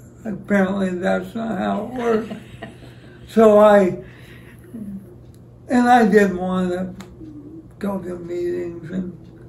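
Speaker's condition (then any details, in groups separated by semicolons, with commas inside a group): ALS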